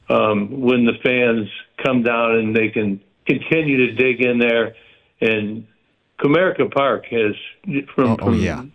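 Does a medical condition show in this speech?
Yes: Parkinson's; stays active.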